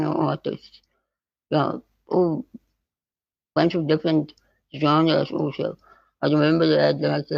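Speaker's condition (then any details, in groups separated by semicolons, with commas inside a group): Spinal muscular atrophy type 2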